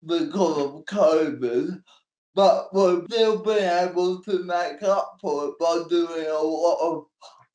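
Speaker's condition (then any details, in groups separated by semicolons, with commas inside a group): Cerebral palsy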